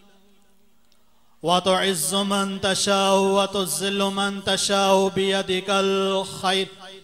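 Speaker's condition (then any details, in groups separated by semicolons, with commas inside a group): No condition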